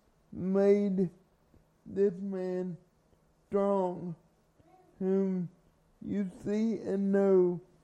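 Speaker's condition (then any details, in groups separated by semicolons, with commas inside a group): Cerebral palsy; from birth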